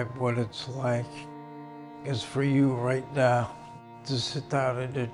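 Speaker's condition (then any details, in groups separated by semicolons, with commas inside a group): ALS; uses wheelchair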